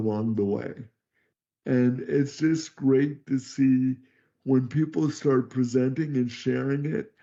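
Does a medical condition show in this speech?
Yes: cerebral palsy; could not talk until age 12.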